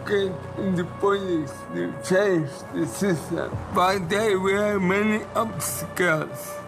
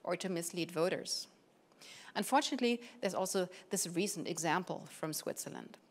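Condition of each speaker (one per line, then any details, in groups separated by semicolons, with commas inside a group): Speech impediment; present since childhood; uses AI avatar to speak; public speaking almost impossible
No condition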